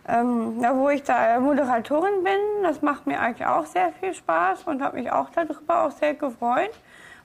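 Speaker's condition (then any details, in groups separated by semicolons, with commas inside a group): Down syndrome; food refusal in childhood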